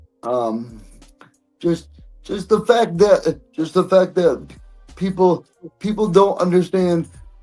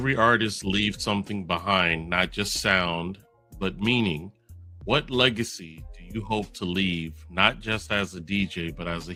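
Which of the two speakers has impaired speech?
The first: cerebral palsy; present from birth.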